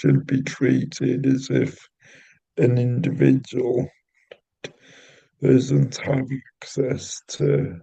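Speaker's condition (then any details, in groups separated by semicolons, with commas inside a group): Cerebral palsy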